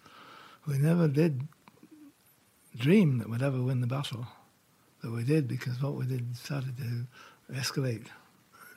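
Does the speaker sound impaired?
Yes: Parkinson's; diagnosed about 4 years ago.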